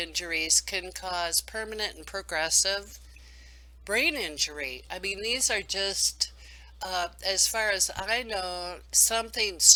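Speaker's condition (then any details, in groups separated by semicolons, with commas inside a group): No condition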